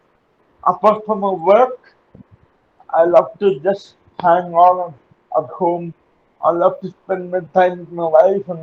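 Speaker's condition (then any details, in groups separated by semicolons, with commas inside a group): Cerebral palsy; uses wheelchair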